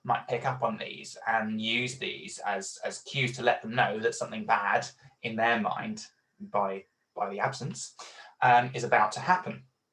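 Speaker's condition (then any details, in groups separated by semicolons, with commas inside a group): No condition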